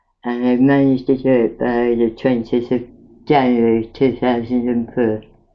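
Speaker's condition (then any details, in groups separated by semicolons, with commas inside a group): Mouth cancer after operations; tracheotomy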